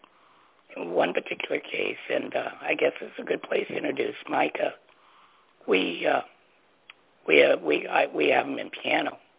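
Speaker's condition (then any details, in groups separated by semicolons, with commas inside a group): Laryngectomy; learned to talk differently, different tone of voice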